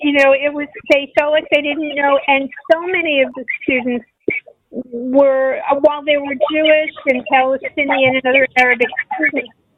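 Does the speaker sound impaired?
No.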